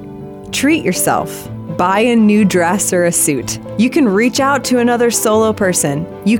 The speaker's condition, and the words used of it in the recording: None; typical speech.